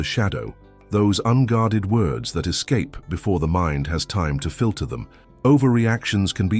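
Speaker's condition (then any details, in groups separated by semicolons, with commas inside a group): No condition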